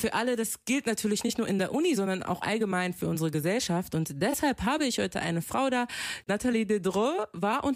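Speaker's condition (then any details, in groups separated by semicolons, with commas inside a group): No condition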